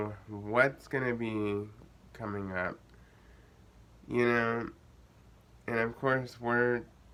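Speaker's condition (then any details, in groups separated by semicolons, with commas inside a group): Cerebral palsy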